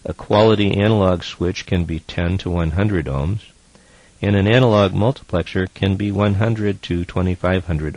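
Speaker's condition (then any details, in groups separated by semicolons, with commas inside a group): No condition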